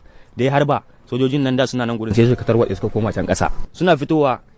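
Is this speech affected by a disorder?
No.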